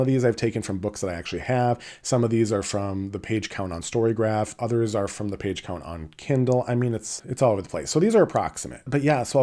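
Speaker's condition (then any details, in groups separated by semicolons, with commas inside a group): No condition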